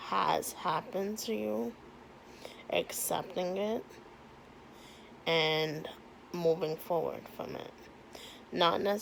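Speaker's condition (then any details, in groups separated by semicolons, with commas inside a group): Cerebral palsy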